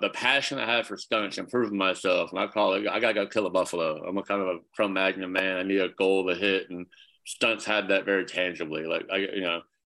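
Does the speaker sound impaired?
Yes: cleft palate; congenital, severe.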